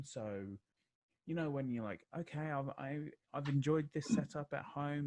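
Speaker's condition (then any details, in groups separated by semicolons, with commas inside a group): No condition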